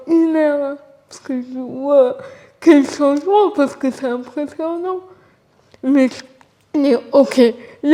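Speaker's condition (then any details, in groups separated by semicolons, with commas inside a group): Cerebral palsy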